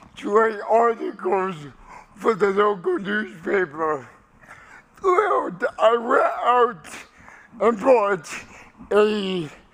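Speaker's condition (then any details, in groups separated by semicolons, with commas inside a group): Cerebral palsy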